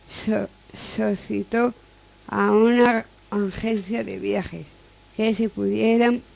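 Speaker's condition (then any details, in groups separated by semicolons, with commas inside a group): Down syndrome; member of Fundación Síndrome de Down de Madrid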